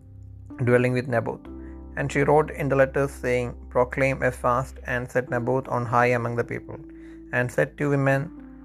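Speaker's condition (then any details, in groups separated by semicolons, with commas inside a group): No condition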